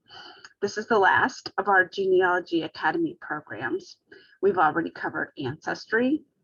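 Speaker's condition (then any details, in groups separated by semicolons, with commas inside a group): No condition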